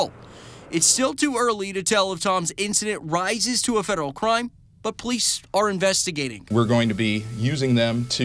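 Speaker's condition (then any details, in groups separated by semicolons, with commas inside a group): No condition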